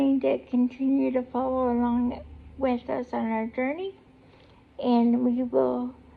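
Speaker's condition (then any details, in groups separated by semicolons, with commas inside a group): Cerebral palsy; able to talk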